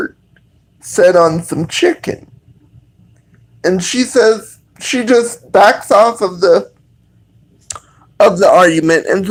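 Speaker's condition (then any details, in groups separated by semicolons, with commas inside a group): Cerebral palsy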